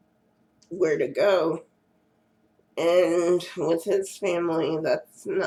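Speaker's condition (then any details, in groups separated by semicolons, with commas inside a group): Cerebral palsy; first word not said quite right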